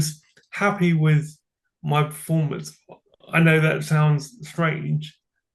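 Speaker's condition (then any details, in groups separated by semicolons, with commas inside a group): Cerebral palsy; from birth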